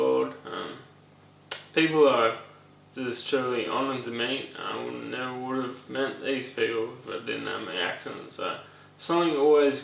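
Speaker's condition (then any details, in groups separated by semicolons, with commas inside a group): Brain injury; caused by accident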